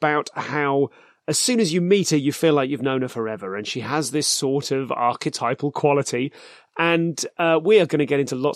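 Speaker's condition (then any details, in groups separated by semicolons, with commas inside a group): No condition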